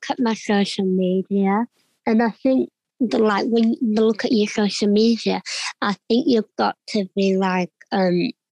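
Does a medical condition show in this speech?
Yes: cleft palate; congenital, part of a rare disease, found at birth when crying, confirmed diagnosis at 3 years.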